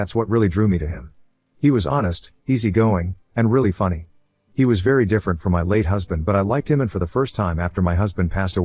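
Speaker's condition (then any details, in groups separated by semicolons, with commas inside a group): No condition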